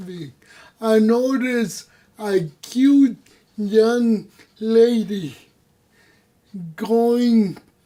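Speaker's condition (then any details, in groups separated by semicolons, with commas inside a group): Cerebral palsy; voice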